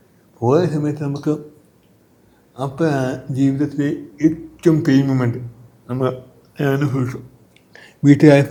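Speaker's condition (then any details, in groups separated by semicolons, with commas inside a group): Cerebral palsy; from birth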